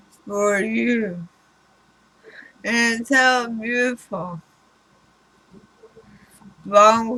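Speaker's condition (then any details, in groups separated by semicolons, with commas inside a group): Throat cancer radiation damage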